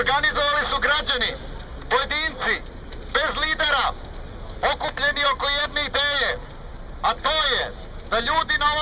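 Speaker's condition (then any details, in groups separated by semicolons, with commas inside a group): No condition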